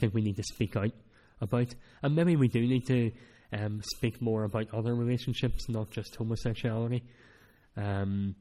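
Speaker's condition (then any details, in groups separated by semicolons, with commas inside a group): Cleft palate; speech not that clear at times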